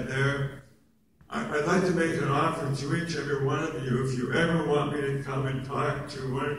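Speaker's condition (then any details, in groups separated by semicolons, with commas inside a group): Oral cancer; base of tongue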